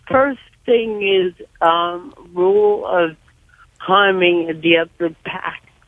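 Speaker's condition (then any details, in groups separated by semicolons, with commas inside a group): Cerebral palsy, severe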